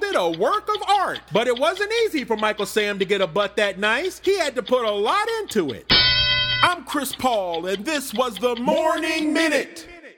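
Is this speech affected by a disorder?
No.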